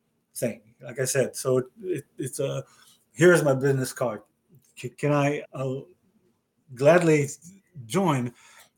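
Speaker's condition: Aphasia after stroke; expresses self relatively well, unlike others who cannot, rambles off track a little

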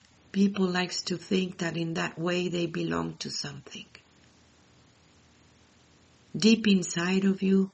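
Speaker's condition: No condition

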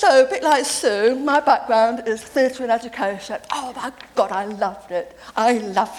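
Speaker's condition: Deafness; deaf since age seven

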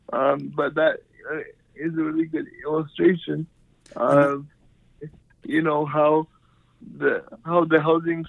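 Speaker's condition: Cerebral palsy; power wheelchair

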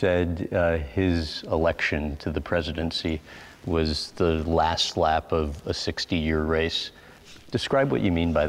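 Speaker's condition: No condition

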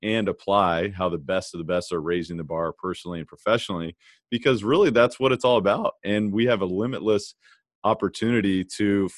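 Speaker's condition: No condition

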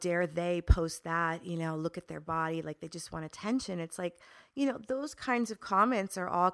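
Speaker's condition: No condition

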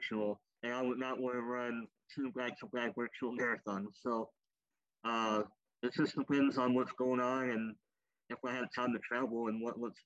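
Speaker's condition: Cleft lip and palate, popliteal pterygium syndrome

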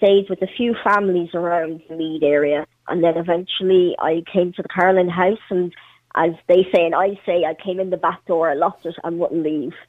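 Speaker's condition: Cleft palate; congenital

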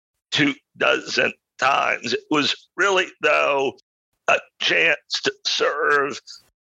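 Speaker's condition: Spasmodic dysphonia; understood by listeners

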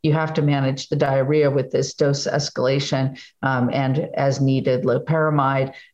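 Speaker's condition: No condition

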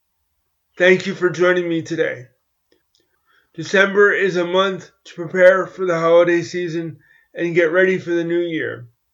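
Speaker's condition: Cerebral palsy; walks with crutches

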